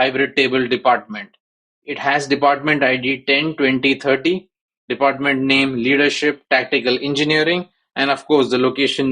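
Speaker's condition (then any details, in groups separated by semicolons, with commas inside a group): No condition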